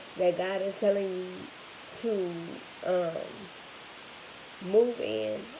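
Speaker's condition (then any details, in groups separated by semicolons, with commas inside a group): Cerebral palsy, spastic; now talking and breathing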